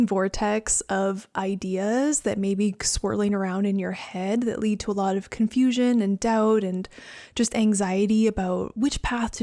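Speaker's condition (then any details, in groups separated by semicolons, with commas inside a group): No condition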